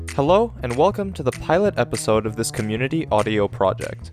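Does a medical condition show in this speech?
No.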